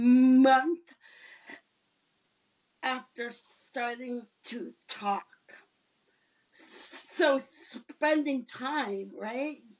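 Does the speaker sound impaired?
Yes: stuttering; attended National Stuttering Association conferences many times; here repeated sounds, prolonged sounds, blocks.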